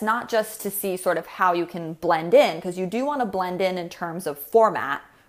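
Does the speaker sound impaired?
No.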